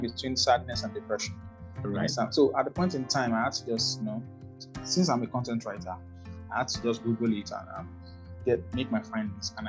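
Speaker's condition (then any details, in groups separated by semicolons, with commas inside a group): No condition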